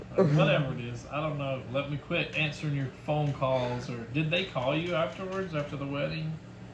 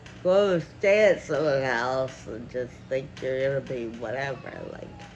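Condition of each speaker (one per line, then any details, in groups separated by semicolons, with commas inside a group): No condition
Friedreich ataxia; some control of all limbs, lacks fine motor control; severe physical disability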